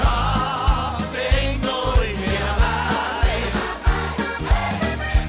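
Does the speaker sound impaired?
No.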